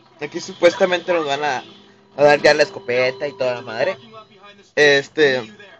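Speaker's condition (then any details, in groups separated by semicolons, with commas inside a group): No condition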